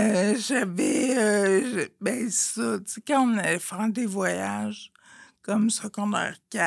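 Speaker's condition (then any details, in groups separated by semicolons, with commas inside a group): Friedreich's ataxia; degenerative, affects whole body; uses wheelchair, worsening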